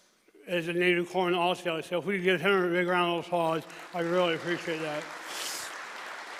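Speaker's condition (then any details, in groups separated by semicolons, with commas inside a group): Traumatic brain injury; emergency tracheotomy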